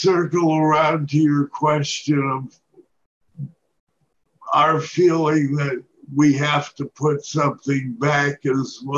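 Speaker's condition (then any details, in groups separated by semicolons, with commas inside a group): Parkinson's disease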